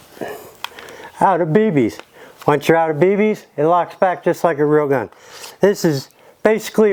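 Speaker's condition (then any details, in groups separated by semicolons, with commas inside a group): No condition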